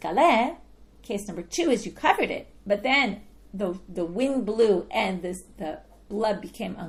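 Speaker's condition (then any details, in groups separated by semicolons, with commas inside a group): No condition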